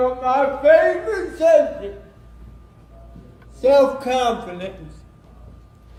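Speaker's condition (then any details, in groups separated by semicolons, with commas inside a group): Cerebral palsy; since birth, brain damage at birth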